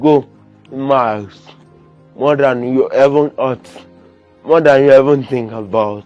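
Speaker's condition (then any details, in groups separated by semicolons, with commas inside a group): Cerebral palsy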